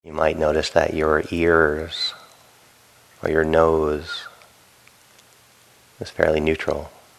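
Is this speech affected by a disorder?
No.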